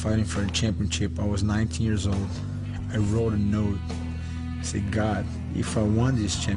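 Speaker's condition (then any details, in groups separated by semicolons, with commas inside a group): No condition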